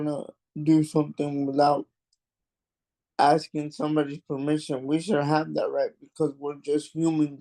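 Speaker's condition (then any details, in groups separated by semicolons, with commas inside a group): Cerebral palsy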